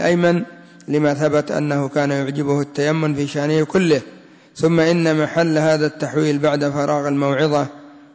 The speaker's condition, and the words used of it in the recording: None; typical speech.